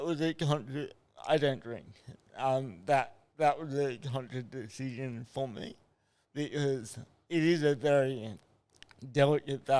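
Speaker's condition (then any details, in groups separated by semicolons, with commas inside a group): Cerebral palsy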